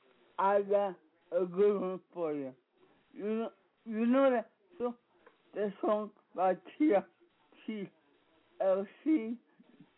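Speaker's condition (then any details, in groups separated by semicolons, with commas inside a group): Speech impediment; voice affected by disability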